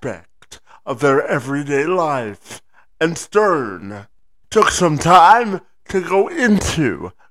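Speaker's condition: Spastic quadriplegic cerebral palsy; from birth, legs affected, cannot walk normally, uses walker and wheelchair; muscles contract faster without movement, walks with walker 30-45 minutes, lifts weights, swims

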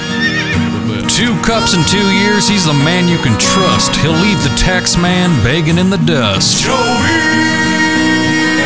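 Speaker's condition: No condition

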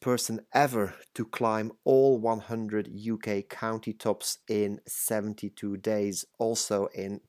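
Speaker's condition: No condition

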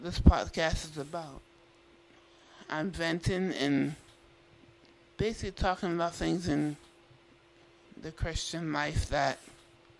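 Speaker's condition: Duchenne muscular dystrophy; rare in females

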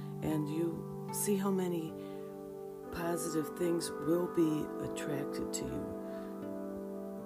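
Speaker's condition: No condition

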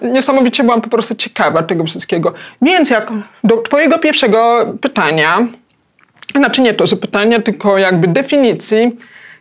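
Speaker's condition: Hard of hearing, cochlear implant

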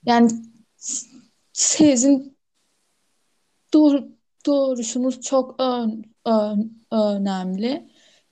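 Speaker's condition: Stuttering; stuttering since before choosing a career; frequent sound and part-word repetitions, repeated initial syllables, filler sounds; repeated sounds, prolonged sounds

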